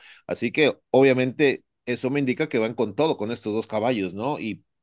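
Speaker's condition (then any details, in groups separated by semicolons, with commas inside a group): No condition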